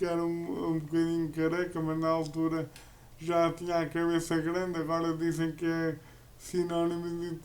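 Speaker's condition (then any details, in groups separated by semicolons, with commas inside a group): Cerebral palsy; uses a wheelchair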